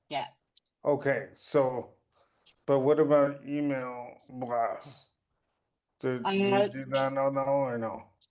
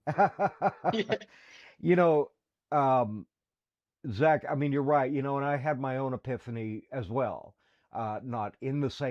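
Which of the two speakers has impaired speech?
The first: cerebral palsy; since birth, birth complications.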